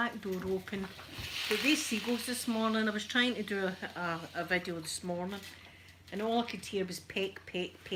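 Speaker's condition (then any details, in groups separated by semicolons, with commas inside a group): No condition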